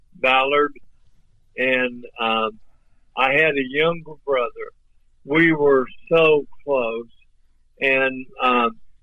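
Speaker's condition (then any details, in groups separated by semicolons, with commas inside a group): ALS; voice off but clear and understandable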